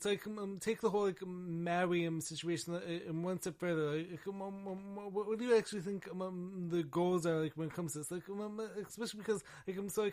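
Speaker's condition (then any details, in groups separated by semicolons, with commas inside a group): Stammering and stuttering; acquired, neurological damage from severe pneumonia, 21 antibiotics, steroids, intubation, ventilator, induced coma, stutter began later; minimal editing leaves speech issues on display; repeated sounds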